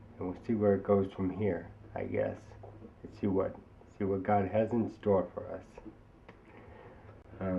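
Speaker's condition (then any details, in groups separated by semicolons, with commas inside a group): ALS; onset in arms; about a year since diagnosis, very weak, reduced lung capacity; worsening speech, speech device, choking, thin liquids hard, excess saliva, breathless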